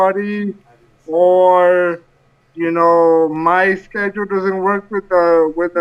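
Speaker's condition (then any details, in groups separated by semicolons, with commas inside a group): Cerebral palsy; from birth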